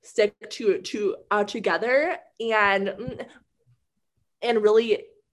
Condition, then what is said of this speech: Stuttering. And like for me, I think of my stutter like a roller coaster, like some days it's I'm a perfectly fluent, other days I'm like, oh my gosh, like my stutter is not giving me like a break.